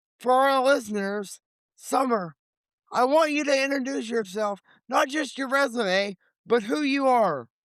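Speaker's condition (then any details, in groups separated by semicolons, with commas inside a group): Cerebral palsy; limited mobility, legs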